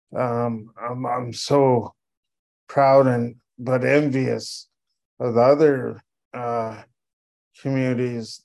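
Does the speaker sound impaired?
Yes: cerebral palsy; power chair.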